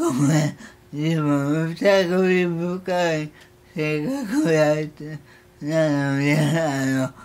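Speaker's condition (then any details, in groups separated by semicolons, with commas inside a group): Cerebral palsy; severe, uses a wheelchair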